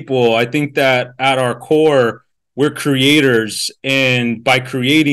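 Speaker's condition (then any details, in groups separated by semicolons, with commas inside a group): No condition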